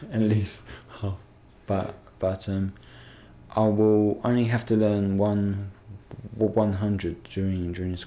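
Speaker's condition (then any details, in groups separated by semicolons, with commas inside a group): Stuttering; not wearing the aid for last 2 weeks; mostly okay, gets stuck on a few bits, s-words hardest; repeated sounds, repeated words, blocks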